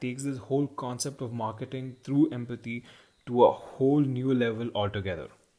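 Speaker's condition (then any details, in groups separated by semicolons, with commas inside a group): No condition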